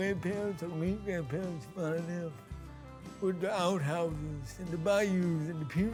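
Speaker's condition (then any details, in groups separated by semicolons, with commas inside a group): Cerebral palsy; present since birth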